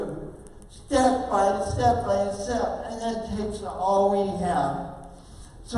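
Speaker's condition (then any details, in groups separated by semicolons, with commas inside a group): Oxygen-related condition, speech impairment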